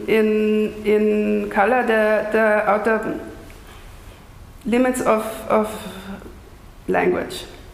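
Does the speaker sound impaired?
Yes: stuttering; lifelong stutter, neurological cause, speech therapy in youth, jaw, belly and leg cramps from suppressing stutter; audibly stuttering during lecture performance; repetitions, blocks, stutters on own name, slower than fluent speakers, amount varies daily, smooth repetitions when unafraid; here repeated words, prolonged sounds.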